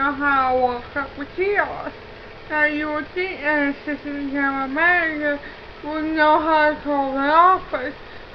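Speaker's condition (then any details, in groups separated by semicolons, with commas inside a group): Cerebral palsy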